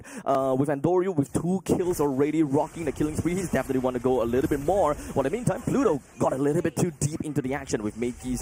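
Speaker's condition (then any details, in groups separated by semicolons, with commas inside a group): No condition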